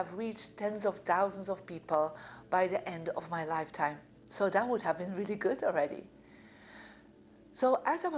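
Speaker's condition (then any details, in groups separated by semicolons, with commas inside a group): No condition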